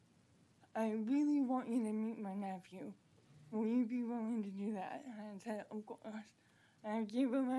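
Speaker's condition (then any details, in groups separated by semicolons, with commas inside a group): Cerebral palsy; present from birth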